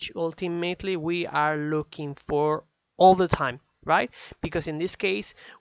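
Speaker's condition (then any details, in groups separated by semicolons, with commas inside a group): No condition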